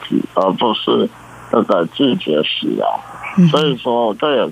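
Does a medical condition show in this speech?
Yes: congenital muscular dystrophy; present from birth; gradually losing strength, pen handwriting difficult.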